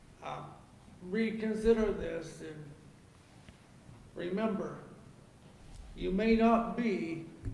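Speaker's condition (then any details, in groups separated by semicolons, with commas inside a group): Cerebral palsy; lifelong; age 58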